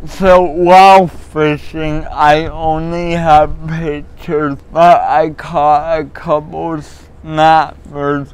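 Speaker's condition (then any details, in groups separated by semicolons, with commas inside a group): Cerebral palsy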